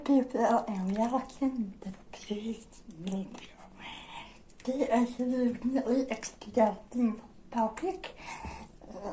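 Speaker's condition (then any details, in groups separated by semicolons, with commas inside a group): Dystonia; generalized dystonia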